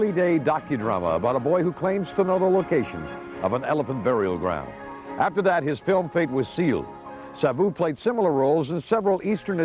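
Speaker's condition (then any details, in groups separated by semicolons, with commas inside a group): No condition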